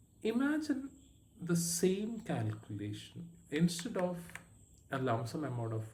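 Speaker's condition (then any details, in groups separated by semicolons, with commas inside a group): No condition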